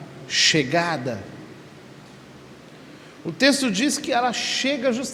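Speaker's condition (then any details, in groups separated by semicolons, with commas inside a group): No condition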